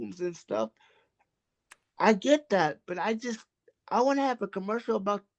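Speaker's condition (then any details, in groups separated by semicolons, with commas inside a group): Cerebral palsy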